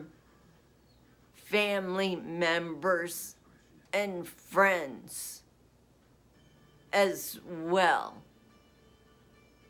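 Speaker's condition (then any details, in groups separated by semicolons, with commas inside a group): Essential tremor; voice, progressive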